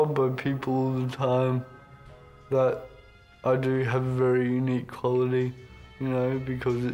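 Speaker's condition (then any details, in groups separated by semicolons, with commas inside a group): Ataxic cerebral palsy; diagnosed around 18 months old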